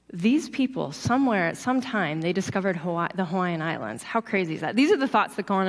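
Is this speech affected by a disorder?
No.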